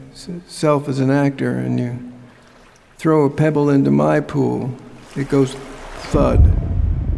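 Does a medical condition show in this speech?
Yes: Parkinson's disease; right-hand tremor, trouble buttoning, arm freezing on stage, diagnosed by neurologist about ten years ago; medication with about hour-and-a-half window, mainly movement trouble, hides hand tremor; less speech trouble than co-actor Dan, movement more affected.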